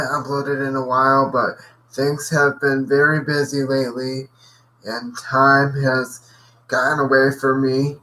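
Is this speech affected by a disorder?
Yes: cerebral palsy.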